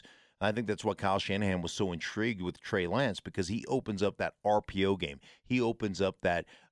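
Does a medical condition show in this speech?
No.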